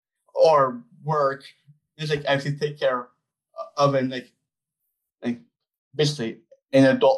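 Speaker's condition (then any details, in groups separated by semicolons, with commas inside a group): Down syndrome; called very articulate by host, gave TEDx talk, runs public speaking business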